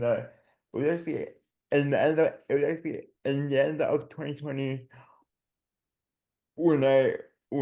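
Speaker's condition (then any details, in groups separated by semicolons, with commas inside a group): Dystonia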